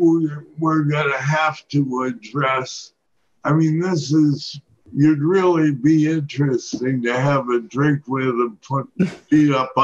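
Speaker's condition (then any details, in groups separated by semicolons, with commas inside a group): Parkinson's disease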